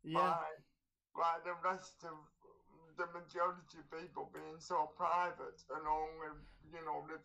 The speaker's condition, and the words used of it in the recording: Cerebral palsy. And basically, that's hypertonia in the sense of the more excited we are, the less sort of clear and defined our speech is.